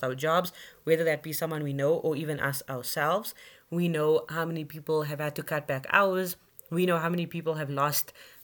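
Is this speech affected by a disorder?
No.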